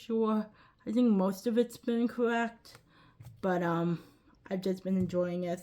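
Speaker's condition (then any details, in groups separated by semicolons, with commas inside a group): Cerebral palsy, quadriplegic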